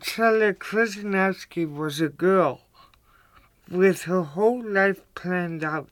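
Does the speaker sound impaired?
Yes: cerebral palsy; limited coordination.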